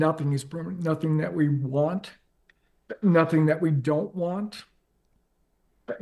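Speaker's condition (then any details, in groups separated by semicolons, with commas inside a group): ALS; progressive, onset leg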